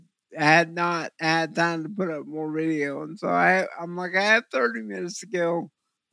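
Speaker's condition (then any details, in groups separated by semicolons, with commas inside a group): Cerebral palsy; eyes weird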